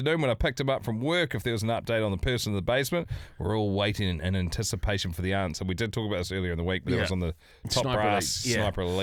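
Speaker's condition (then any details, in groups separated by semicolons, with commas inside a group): No condition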